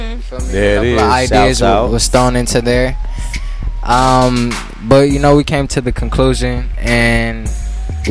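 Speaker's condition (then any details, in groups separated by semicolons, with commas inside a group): No condition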